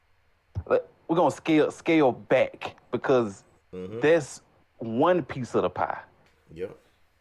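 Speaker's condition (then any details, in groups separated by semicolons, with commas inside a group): No condition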